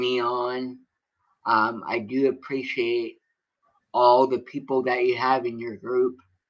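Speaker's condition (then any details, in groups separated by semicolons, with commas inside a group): Cerebral palsy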